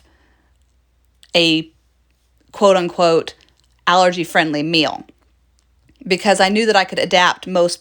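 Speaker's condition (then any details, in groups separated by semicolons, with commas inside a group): No condition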